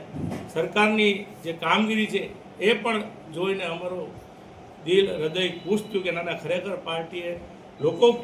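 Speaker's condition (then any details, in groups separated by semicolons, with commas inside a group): No condition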